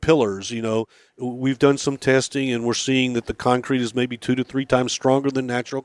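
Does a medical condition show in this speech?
No.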